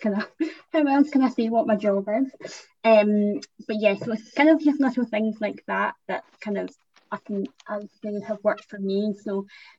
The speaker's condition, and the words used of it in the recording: Cleft palate. And otherwise for me, I just end up stuttering, and it's tragic.